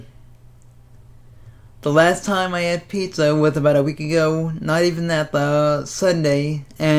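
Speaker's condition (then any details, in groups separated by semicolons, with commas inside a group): Cerebral palsy; speaks fast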